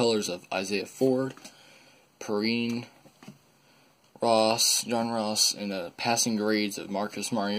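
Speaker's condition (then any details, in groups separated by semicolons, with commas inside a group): No condition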